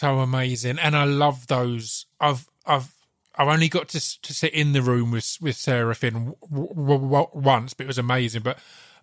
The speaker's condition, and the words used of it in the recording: Stuttering. I don't have my stammer when I'm playing characters, because if the character isn't meant to, I get it under control.